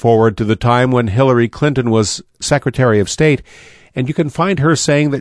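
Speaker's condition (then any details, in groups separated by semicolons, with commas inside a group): No condition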